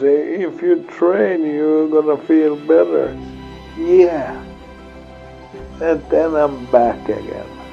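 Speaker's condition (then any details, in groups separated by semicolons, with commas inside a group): Multiple sclerosis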